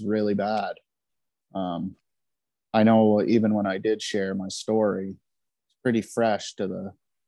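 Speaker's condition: No condition

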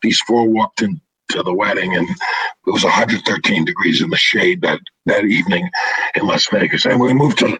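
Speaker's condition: Throat cancer, vocal cords removed; now partial voice

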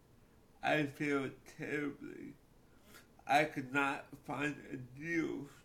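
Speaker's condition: Cerebral palsy; cerebral palsy since childhood

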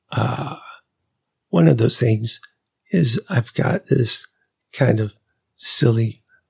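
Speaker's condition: ALS; weakness and fasciculations at onset

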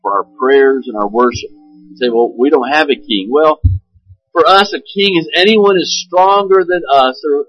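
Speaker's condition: No condition

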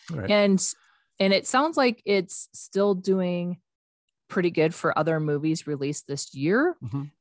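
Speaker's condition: No condition

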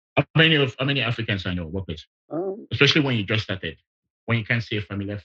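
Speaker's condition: No condition

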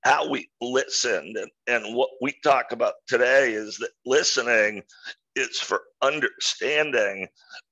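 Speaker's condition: Spasmodic dysphonia; rare neurological voice disorder affecting only speech, no known cause or cure, sudden onset about 10 years ago; throat muscles spasm, squeeze, contract and overfire when talking, speaking difficult, initially talked less to protect voice

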